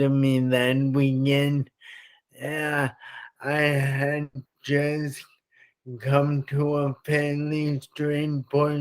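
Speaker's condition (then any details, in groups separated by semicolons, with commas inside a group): Traumatic brain injury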